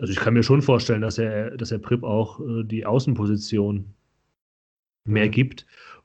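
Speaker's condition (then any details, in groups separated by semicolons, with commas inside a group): No condition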